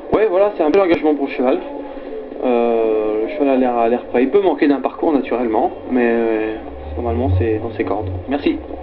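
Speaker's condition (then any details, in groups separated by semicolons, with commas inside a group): No condition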